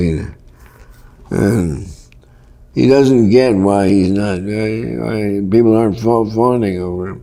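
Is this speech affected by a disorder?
Yes: Parkinson's; worsening, often debilitating.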